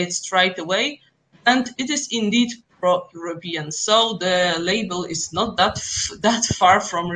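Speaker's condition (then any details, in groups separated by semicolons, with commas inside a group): No condition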